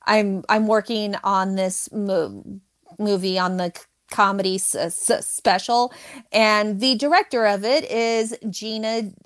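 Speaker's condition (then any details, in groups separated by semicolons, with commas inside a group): Stuttering; stutter since about third grade, brain-based, joined stuttering project of michael sugarman, later national stuttering association; stutters during stand-up comedy, audiences know to let speaker talk; repeated sounds, repeated words, prolonged sounds, blocks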